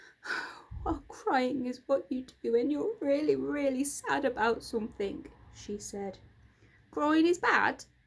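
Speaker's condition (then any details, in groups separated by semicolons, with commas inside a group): No condition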